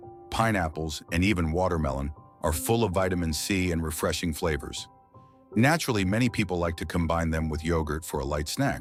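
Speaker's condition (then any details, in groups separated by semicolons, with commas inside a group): No condition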